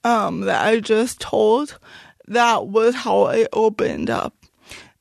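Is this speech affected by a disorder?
Yes: cerebral palsy; lifelong very mild cerebral palsy, affects mouth and hands, slight balance problems, mild outward physical disability; speech noticeably affected.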